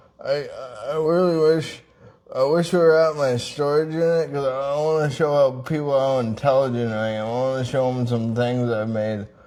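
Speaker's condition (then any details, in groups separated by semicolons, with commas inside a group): Traumatic brain injury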